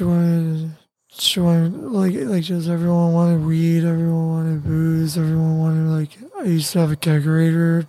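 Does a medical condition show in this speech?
Yes: tracheostomy; tracheostomy connected to ventilator, paralysis after accident, breathing affected; ventilator dependent through tracheostomy; voice lost at first, spelled on communication board, voice later regained, cuff inflated at night stops talking.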